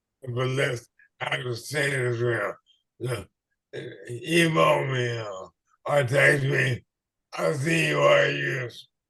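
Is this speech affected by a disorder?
Yes: ALS/MND.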